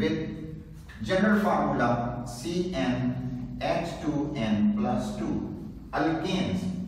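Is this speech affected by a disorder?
No.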